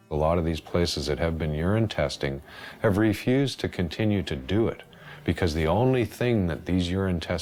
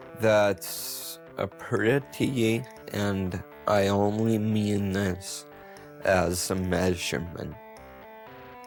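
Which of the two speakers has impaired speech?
The second: multiple sclerosis; severe shaking.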